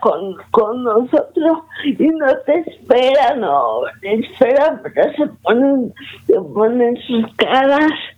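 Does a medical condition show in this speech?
Yes: cerebral palsy; premature, negligent right knee tumor surgery cut tendons, only crawled at 18 months, diagnosed age 18-19; some difficulty speaking, still able to speak.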